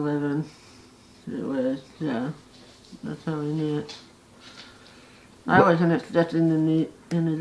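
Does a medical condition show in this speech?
Yes: facial paralysis; does not talk plainly.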